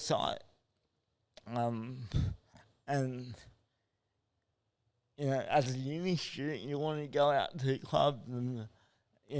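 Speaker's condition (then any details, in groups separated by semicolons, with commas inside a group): Cerebral palsy; from birth, no breathing for 37 minutes after birth; walks and talks, rides trike, improved with therapy, slow typing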